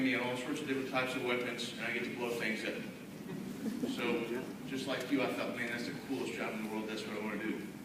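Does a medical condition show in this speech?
No.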